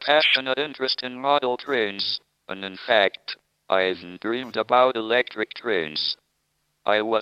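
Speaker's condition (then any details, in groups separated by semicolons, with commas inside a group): Motor neurone disease, speech-generating device; early speech impediment, steadily worsened, voice lost after tracheostomy, earlier thumb-controlled voice box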